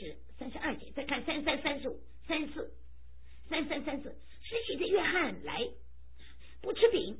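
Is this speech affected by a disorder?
No.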